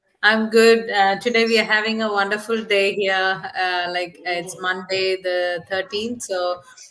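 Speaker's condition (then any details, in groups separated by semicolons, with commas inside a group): No condition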